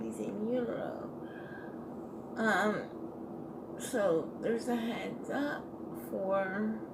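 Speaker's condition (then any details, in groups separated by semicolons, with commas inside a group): Cerebral palsy, triplegia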